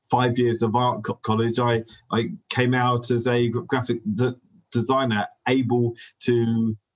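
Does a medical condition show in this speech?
Yes: stammer; possibly linked to hearing difficulties from illness in first 3 or 4 years, affecting language; here repeated sounds, repeated words.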